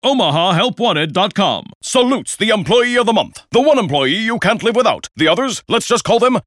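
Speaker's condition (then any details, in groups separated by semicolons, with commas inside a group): No condition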